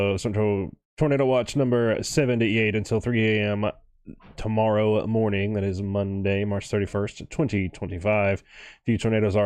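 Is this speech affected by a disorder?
No.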